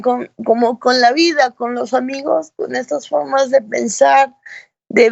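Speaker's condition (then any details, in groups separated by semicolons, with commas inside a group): Cerebral palsy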